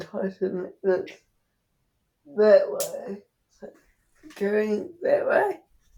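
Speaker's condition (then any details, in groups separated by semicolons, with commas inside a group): Cerebral palsy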